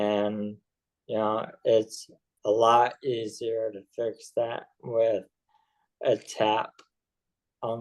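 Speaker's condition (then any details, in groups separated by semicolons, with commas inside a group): ALS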